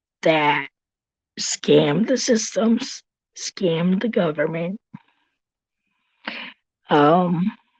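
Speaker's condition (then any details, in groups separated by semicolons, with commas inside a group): Cerebral palsy; tracheotomy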